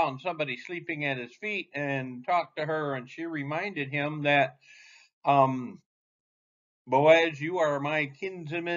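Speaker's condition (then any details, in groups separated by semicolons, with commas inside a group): No condition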